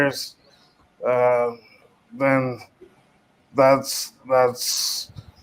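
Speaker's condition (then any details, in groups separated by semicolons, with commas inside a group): Cerebral palsy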